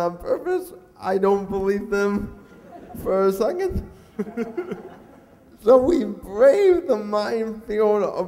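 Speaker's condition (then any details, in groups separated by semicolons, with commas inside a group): Cerebral palsy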